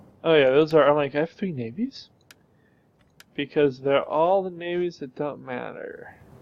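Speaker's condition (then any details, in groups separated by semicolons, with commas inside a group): No condition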